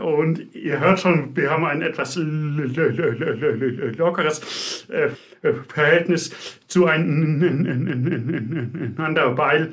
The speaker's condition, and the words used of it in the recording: Stuttering. Ich habe jetzt knapp 3 Minuten gebraucht, um meine Begrüßung zu sprechen.